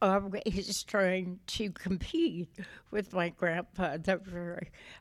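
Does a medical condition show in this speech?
Yes: essential tremor; essential tremor affecting voice; may be hard to understand.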